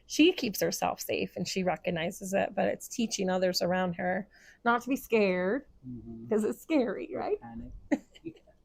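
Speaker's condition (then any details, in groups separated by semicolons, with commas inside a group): No condition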